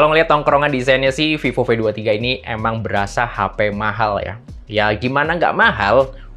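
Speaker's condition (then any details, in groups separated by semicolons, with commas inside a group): No condition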